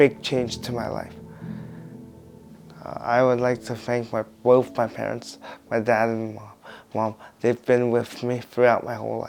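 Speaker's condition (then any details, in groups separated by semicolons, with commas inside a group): Cerebral palsy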